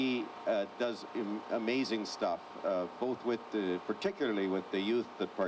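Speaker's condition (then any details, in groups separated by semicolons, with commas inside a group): No condition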